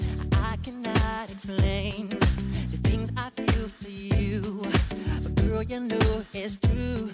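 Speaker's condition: No condition

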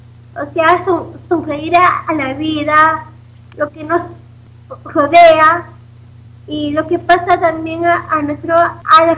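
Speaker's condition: Down syndrome; recites own poems, answers interview questions in full sentences

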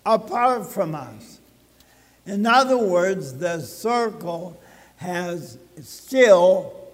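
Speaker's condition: ALS (Lou Gehrig's disease); soft voice

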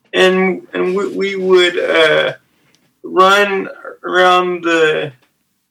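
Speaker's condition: Severe stutter; developmental disability, walked at 27 months, stutter in three family generations, past intense speech therapy; age 21, public speaker, Special Olympics global messenger, long distance runner; still speaks publicly; repeated sounds, repeated words, prolonged sounds

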